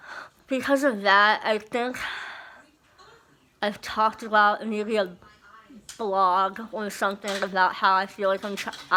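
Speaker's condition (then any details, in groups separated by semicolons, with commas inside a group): Moebius syndrome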